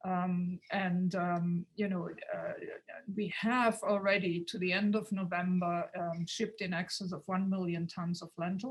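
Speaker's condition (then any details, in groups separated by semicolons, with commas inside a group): No condition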